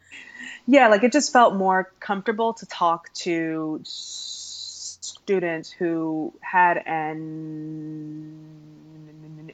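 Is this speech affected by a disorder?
Yes: stuttering; stuttering since around age 3, past speech therapy, largely stopped talking for about 5 years; still stutters, including when saying own name; formerly hid stuttering by switching words, deep breaths, fillers like ums and ahs, avoided talking; here prolonged sounds.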